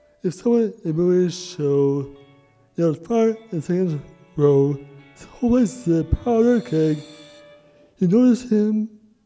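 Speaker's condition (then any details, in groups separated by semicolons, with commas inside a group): Myotonic muscular dystrophy; genetic disorder; affects speech, has workaround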